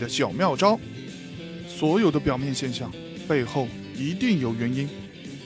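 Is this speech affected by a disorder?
No.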